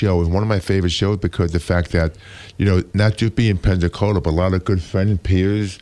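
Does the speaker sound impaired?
Yes: hearing loss; congenital hearing loss, about 80%, two hearing aids whole life; severe speech impediment from childhood, Mr. Universe interview in Geneva unusable, worked changing speaking and voice.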